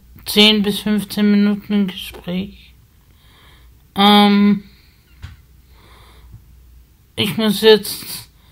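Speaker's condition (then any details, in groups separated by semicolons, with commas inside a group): Spasticity from birth; multiple sclerosis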